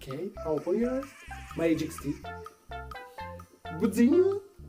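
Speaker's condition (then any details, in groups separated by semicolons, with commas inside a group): No condition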